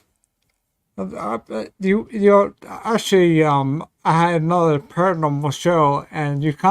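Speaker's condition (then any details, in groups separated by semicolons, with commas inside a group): Ataxia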